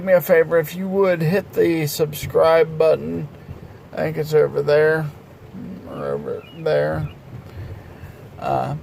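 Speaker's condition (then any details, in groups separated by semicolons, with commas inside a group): Multiple sclerosis; relapsing-remitting, now progressive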